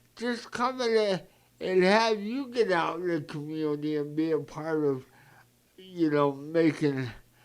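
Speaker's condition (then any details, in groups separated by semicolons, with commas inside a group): Cerebral palsy; present from birth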